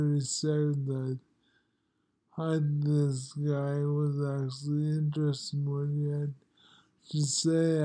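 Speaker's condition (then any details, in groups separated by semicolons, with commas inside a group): Multiple sclerosis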